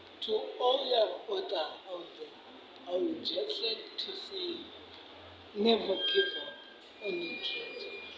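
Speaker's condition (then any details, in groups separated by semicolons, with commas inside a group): Cerebral palsy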